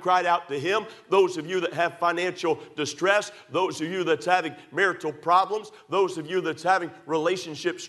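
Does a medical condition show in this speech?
No.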